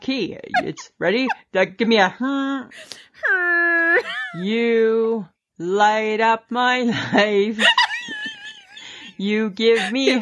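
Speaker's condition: No condition

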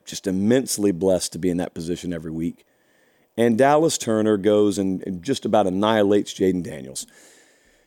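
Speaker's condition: No condition

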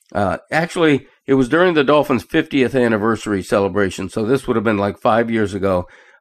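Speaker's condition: No condition

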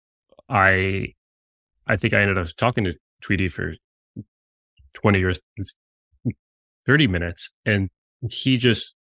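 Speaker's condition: Stutter; still stutters as adult; stutters visibly and audibly; repeated sounds, repeated words, blocks

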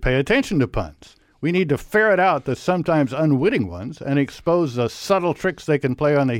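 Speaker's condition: No condition

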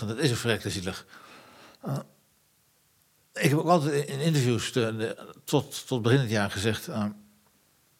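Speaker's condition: Parkinson's disease; emotional tearfulness partly from disease

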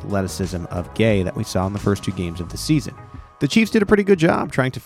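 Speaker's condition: No condition

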